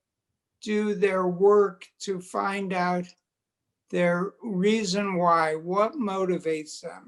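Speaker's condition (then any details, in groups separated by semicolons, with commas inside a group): Multiple sclerosis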